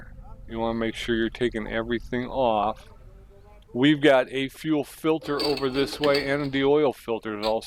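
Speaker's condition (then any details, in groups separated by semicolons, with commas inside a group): No condition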